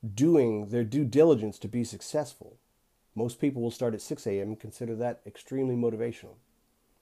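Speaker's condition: No condition

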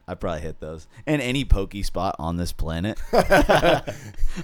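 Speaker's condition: No condition

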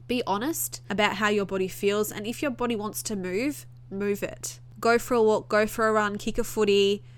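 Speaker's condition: No condition

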